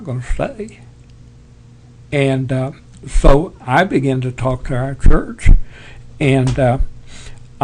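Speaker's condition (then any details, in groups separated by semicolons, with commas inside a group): Parkinson's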